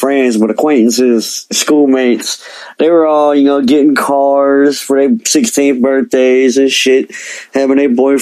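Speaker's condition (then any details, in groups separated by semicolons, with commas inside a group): Cleft lip and palate; present from birth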